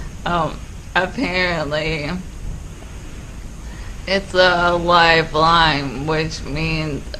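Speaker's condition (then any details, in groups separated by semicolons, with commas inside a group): ALS; no ventilator needed yet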